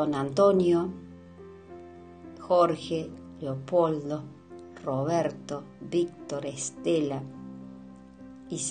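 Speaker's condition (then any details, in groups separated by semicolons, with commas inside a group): No condition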